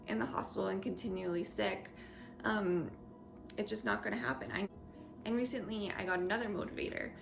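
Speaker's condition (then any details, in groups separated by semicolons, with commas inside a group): No condition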